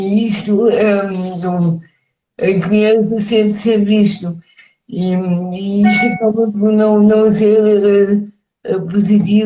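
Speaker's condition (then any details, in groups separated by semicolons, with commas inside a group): Cerebral palsy; speech affected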